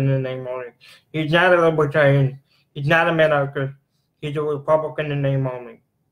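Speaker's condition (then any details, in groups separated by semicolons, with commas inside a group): Cerebral palsy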